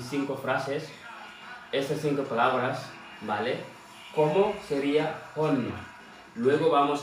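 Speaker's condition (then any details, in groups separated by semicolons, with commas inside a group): No condition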